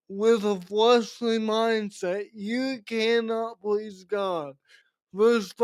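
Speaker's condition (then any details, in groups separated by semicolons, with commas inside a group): Cerebral palsy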